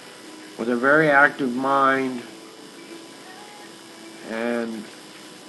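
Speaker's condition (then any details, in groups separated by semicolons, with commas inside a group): ALS; acupuncture, interactive metronome, about 2.5 years before diagnosis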